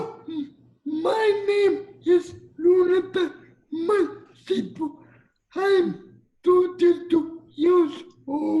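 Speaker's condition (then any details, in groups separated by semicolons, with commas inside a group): Cerebral palsy; present from birth; speech a little different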